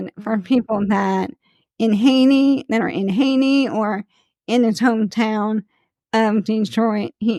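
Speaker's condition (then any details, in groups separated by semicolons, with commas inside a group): ALS; speech slightly slurred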